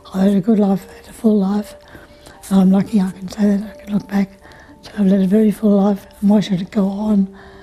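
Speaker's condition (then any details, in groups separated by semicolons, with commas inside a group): Parkinson's disease; handwriting onset, deep brain stimulation surgery; over 20 years, prolonged hospitalization; speech much worse after hospitalization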